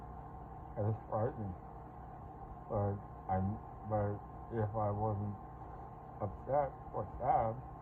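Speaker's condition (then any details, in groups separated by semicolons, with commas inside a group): Parkinson's; speech impediment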